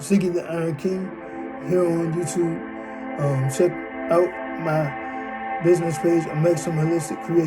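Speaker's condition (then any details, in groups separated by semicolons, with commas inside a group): Cerebral palsy, spastic diplegia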